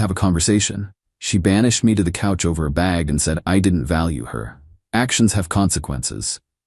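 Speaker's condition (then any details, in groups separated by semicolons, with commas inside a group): No condition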